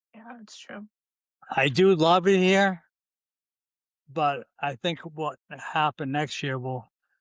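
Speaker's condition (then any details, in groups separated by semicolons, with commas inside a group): ALS, C9 mutation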